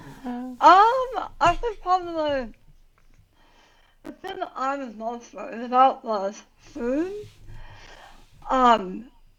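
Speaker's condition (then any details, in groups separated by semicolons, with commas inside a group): Tongue cancer surgery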